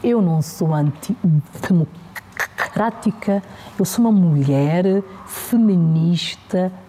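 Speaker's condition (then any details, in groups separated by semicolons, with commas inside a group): Stuttering; fluency seen by others as varying day to day; prolonged sounds, blocks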